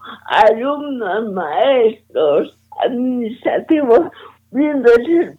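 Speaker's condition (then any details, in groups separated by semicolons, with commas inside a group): Cerebral palsy; premature birth, negligent right knee tumor surgery cut tendons, not walking at 18 months, diagnosed 18-19; walks slowly without wheelchair, difficulty moving and handling objects; some difficulty speaking, able to speak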